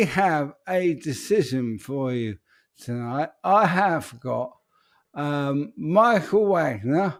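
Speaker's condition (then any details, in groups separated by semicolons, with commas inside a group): ALS; voice may sound peculiar tonight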